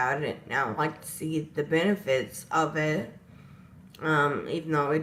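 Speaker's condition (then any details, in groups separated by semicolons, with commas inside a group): Disability causing slurred speech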